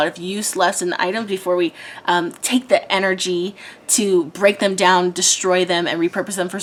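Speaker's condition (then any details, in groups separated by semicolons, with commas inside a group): No condition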